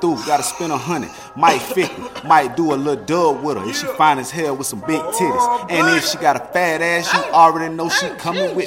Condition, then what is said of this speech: No condition.